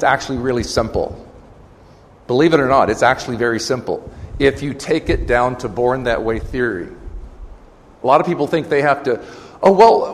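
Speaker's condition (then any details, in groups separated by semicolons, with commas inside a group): No condition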